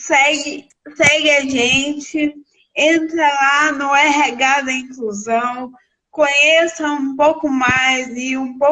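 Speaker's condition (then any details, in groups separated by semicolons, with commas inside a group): Cerebral palsy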